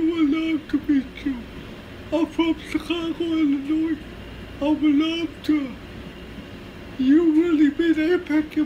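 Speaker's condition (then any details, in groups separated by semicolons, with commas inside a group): Cerebral palsy; speech hard to understand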